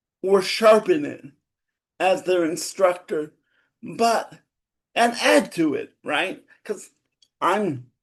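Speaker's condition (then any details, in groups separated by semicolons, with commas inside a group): Cerebral palsy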